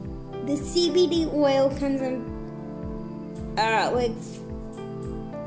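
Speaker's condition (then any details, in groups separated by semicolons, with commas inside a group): Cerebral palsy, spastic, severe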